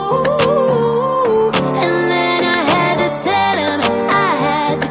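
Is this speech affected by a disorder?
No.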